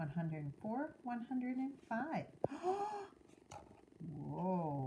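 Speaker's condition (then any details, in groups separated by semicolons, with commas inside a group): No condition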